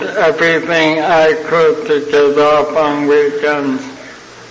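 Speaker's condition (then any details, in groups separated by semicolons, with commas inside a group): ALS (Lou Gehrig's disease); progressing, uses wheelchair, fell and cracked chin two years ago, no medication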